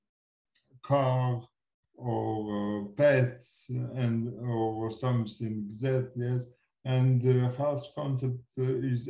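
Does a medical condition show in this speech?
Yes: cerebral palsy; from birth.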